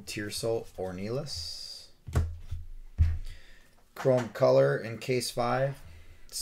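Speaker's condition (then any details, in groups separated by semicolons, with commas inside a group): No condition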